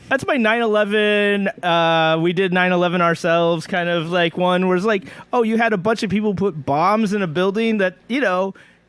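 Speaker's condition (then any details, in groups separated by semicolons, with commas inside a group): No condition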